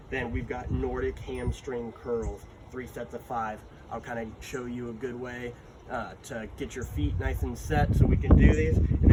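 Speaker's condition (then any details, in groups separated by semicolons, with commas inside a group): No condition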